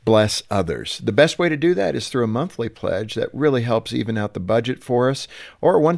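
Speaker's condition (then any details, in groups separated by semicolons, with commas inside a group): No condition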